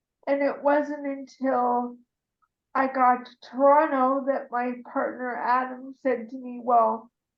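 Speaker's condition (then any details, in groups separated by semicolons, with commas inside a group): Cerebral palsy; arm spasms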